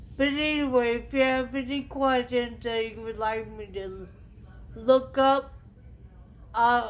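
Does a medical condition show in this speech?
Yes: traumatic brain injury.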